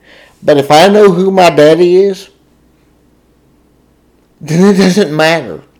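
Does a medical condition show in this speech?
Yes: cerebral palsy, spastic diplegia.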